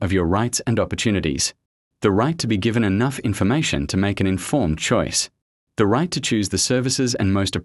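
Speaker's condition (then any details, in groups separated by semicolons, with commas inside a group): No condition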